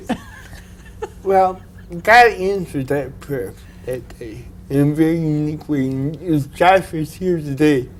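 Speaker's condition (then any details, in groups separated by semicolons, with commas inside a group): Cerebral palsy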